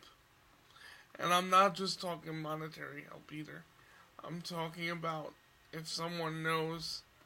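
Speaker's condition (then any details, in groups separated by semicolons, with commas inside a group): Cerebral palsy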